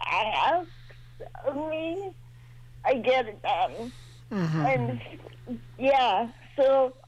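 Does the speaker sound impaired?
Yes: cerebral palsy, mild.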